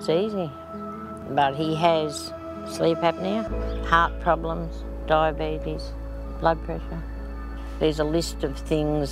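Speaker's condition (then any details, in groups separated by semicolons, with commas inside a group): No condition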